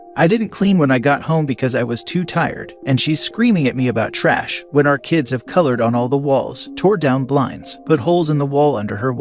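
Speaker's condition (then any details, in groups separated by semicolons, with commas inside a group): No condition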